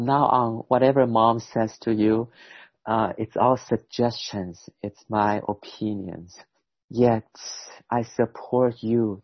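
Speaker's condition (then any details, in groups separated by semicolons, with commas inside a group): No condition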